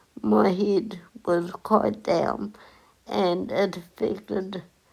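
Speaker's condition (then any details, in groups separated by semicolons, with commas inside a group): Cerebral palsy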